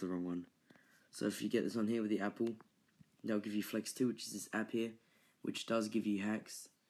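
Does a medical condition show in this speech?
No.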